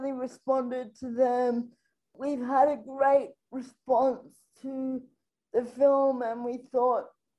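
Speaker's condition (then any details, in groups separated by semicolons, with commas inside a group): Spastic quadriplegic cerebral palsy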